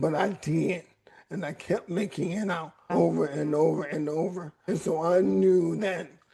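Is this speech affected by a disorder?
Yes: ALS; voice raspy at times.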